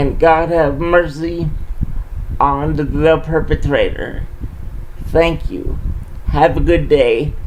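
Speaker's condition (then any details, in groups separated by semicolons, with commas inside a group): Cerebral palsy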